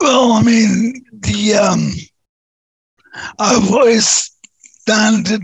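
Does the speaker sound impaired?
Yes: neurofibromatosis type 2; genetic nerve tumors since 2011-2012, deaf one ear, hearing and vision loss, two prior brain surgeries; voice shot from brain stem tumor, surgery hoped to improve voice and hearing.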